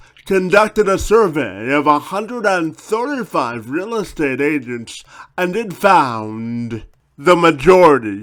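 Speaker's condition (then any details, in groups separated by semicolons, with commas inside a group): Cerebral palsy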